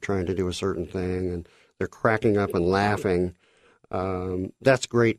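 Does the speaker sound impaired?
Yes: cleft lip and palate; several unpleasant surgeries in childhood.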